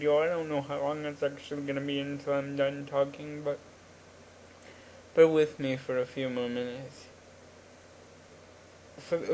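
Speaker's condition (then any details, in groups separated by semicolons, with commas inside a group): Cerebral palsy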